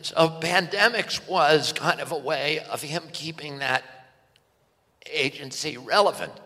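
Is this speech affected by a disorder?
Yes: spasmodic dystonia; neurological disorder.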